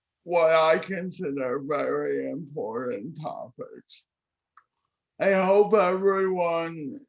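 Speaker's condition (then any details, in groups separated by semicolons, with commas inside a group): Cerebral palsy; speech therapy in childhood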